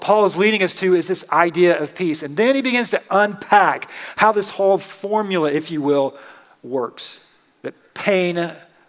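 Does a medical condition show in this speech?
No.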